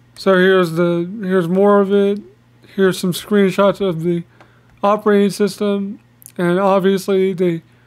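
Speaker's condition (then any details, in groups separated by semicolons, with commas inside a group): Cerebral palsy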